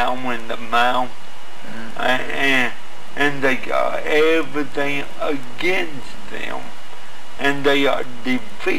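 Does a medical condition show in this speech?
Yes: cerebral palsy.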